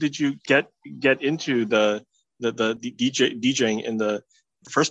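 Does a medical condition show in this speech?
Yes: stutter; stuttering since at least high school; blocks in the middle of talking to groups; here repeated sounds, repeated words.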